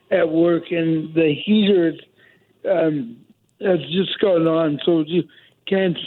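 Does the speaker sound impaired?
Yes: cerebral palsy; able to walk and run until a couple of years ago, mobility declined since; speech impediment, voice more heightened when tense or nervous, may be heard as aggressive.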